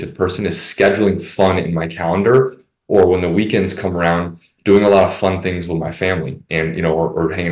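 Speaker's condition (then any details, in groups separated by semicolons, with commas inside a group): No condition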